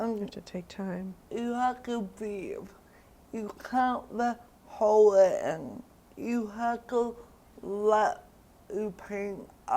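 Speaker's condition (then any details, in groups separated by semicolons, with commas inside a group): Cerebral palsy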